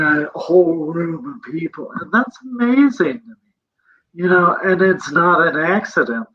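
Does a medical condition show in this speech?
Yes: cerebral palsy; present from birth.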